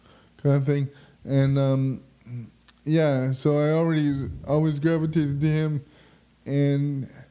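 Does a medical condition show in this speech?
Yes: quad spastic cerebral palsy, spastic quadriplegic.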